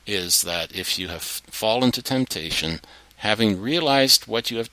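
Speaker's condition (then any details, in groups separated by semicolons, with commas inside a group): No condition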